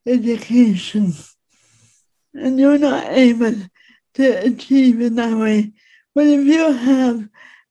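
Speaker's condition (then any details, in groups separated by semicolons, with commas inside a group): Speech impediment; disabled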